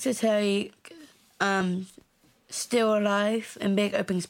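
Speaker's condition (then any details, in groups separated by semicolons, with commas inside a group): Down syndrome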